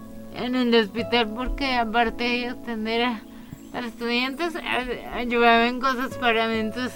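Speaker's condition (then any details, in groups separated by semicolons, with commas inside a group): Cerebral palsy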